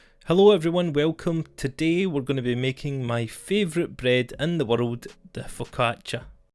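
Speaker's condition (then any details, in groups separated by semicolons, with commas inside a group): No condition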